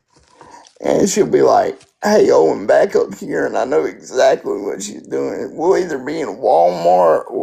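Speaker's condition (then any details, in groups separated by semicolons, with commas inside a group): Spastic quadriplegic cerebral palsy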